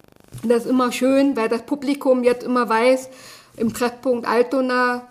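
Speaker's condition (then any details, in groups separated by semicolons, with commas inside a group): Deafness; salesman doubted deafness because of speaking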